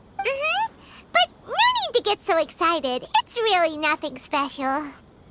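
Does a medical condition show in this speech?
No.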